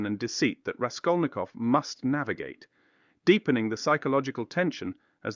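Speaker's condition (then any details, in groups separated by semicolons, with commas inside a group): No condition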